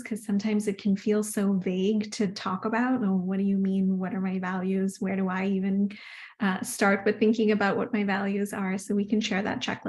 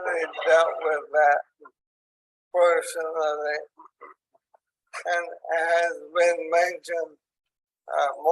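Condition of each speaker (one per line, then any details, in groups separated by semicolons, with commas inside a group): No condition
ALS; onset in hands and arms, tracheostomy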